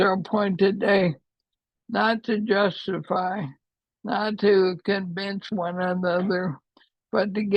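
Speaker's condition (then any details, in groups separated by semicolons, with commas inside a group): ALS; trouble speaking, voice affected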